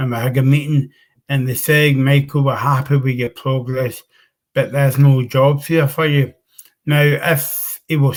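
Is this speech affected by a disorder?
Yes: cerebral palsy.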